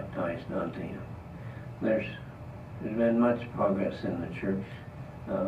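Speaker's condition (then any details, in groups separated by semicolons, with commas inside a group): Parkinson's disease; trouble talking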